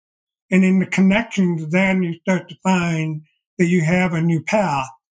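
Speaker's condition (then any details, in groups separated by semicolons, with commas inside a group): Deafblindness; progressive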